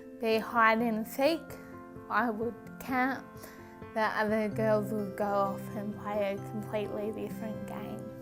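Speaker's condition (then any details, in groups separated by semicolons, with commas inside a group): Cerebral palsy; birth injury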